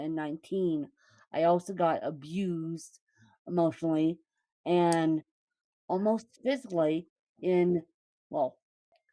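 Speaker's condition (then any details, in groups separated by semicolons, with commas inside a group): Cerebral palsy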